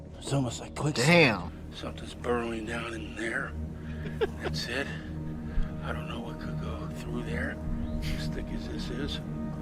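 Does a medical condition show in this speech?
No.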